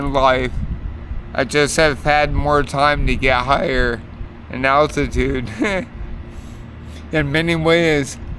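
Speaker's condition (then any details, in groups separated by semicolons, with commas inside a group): Multiple sclerosis; sometimes hard to breathe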